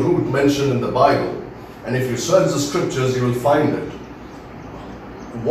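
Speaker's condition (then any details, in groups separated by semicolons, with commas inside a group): No condition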